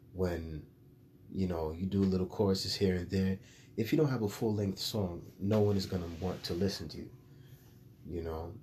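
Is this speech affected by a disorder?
No.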